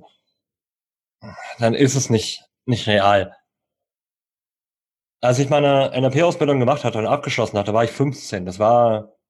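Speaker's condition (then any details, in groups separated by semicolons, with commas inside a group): Cleft lip and palate, cleft lip, jaw and palate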